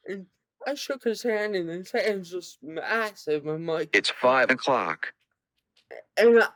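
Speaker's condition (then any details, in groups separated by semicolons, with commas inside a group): Cerebral palsy, severe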